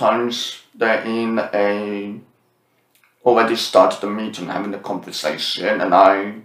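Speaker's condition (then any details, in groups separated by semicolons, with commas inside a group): Profound deafness with cochlear implants, born profoundly deaf, cochlear implants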